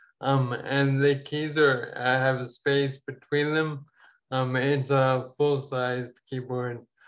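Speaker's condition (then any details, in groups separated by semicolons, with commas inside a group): Ataxia; falls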